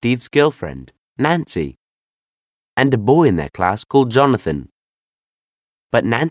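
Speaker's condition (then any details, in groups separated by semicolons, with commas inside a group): No condition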